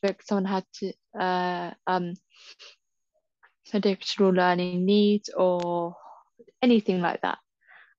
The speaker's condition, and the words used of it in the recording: Stuttering. But like, I think it can affect it because I am talking all day long, and that's okay.